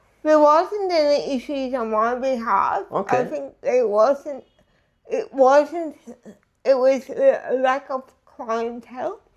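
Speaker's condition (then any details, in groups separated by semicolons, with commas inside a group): Disability affecting speech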